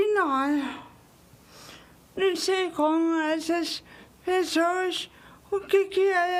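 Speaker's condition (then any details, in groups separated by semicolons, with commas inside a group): Cerebral palsy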